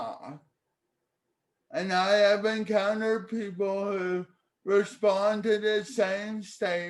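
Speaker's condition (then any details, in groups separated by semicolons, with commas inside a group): Cerebral palsy; speech therapy in childhood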